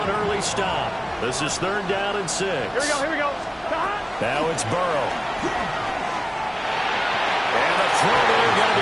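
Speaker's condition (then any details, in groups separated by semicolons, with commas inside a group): No condition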